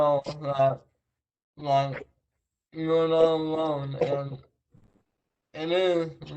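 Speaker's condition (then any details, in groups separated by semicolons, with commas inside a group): Traumatic brain injury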